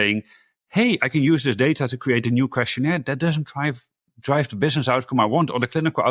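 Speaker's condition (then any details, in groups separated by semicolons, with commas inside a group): No condition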